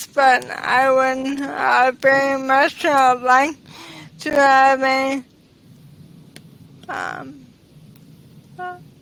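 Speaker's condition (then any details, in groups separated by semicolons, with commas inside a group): ALS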